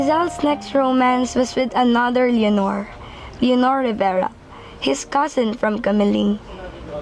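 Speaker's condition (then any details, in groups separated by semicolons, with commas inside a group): No condition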